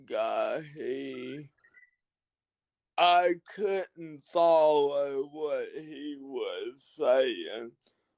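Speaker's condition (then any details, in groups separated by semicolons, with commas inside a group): Cerebral palsy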